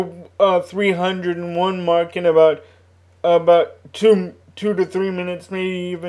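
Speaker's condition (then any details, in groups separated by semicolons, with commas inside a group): Cerebral palsy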